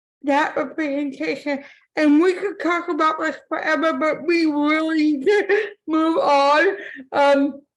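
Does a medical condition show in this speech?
Yes: cerebral palsy; from birth; impaired speech.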